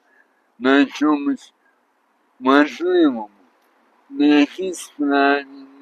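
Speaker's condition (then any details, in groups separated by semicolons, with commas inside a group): Traumatic brain injury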